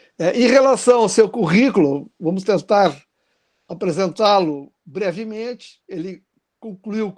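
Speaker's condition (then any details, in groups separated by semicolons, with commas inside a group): No condition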